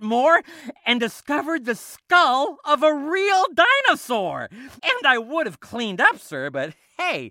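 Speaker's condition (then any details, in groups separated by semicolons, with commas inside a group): No condition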